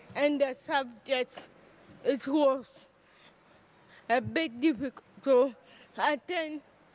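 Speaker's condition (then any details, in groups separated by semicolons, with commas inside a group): Cerebral palsy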